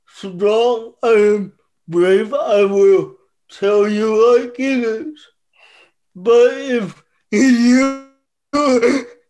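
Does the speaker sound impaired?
Yes: cerebral palsy; childhood physical therapy, therapist started lifting with ankle weights on dowel bar, therapy became weight training; ongoing gym workouts, reported to make cerebral palsy stronger.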